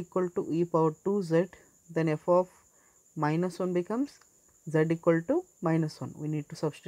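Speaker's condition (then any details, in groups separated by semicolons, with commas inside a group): No condition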